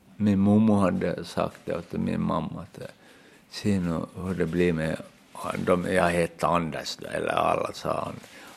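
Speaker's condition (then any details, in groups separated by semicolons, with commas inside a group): Aphasia after brain injury; circumlocution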